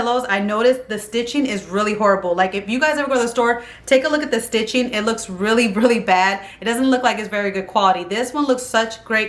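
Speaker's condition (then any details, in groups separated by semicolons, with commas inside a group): No condition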